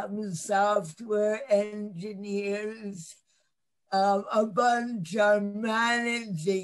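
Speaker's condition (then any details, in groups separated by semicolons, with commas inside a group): Cerebral palsy; lifelong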